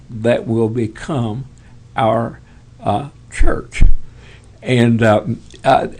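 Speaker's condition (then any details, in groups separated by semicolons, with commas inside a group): Parkinson's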